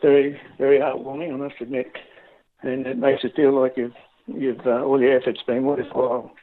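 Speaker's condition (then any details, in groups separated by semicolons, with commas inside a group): Parkinson's disease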